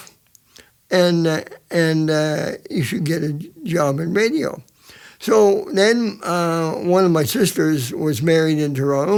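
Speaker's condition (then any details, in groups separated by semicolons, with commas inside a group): Cerebral palsy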